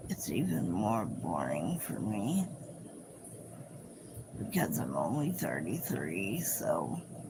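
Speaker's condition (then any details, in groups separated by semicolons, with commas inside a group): Cerebral palsy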